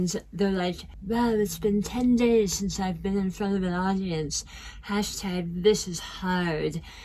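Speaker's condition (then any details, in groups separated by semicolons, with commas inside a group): Tongue cancer; half of tongue lost; survivor, in recovery; speech impediment, drinks shakes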